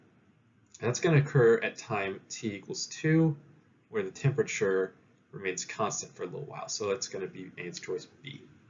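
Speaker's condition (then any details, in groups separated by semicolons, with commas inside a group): No condition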